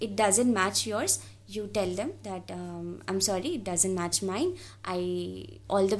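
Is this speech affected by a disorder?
No.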